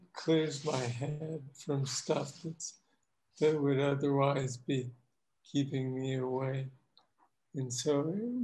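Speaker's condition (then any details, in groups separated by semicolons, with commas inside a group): Parkinson's disease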